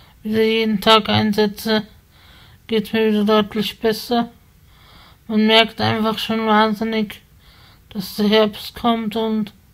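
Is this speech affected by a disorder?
Yes: spasticity from birth; multiple sclerosis.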